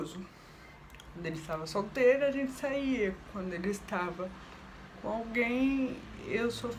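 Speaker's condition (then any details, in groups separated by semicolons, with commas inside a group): Cerebral palsy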